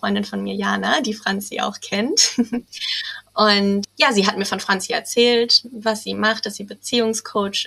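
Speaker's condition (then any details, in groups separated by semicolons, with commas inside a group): No condition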